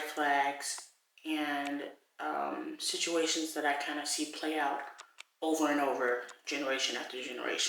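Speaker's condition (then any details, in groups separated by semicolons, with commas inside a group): No condition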